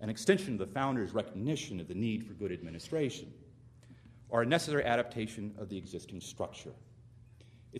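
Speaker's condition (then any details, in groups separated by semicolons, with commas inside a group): No condition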